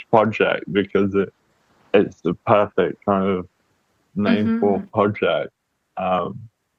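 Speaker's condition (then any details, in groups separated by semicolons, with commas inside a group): Cerebral palsy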